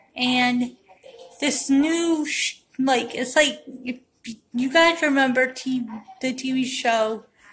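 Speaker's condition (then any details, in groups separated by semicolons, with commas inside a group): Cerebral palsy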